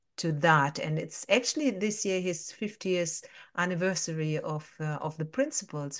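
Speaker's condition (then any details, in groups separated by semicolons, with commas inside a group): No condition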